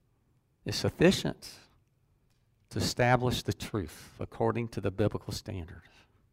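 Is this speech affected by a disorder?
No.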